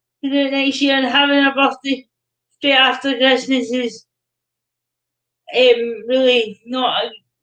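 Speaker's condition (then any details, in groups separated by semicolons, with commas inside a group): Cerebral palsy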